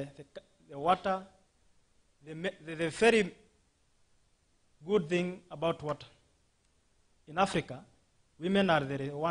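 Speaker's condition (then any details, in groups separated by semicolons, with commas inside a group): No condition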